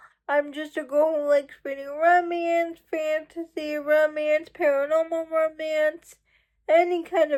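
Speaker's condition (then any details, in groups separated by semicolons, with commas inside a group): Cerebral palsy; uses wheelchair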